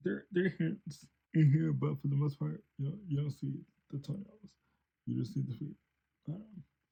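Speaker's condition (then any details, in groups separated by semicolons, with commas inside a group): Cerebral palsy; since birth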